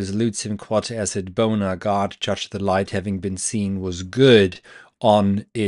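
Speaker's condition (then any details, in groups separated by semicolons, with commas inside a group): No condition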